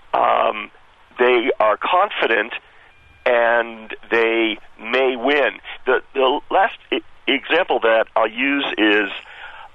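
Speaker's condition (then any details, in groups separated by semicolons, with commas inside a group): Stuttering; described as behavioral rather than emotional; on-air call, broadcast is a stutter situation, not nervous, speaks fairly well; stutters in certain situations such as broadcasts, choice not conscious, not driven by nervousness; repeated words, prolonged sounds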